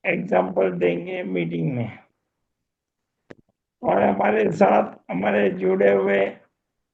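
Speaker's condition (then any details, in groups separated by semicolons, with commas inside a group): Motor neurone disease; voice strong and loud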